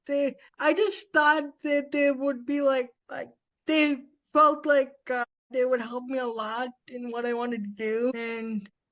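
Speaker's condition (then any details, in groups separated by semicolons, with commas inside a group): Spastic quadriplegic cerebral palsy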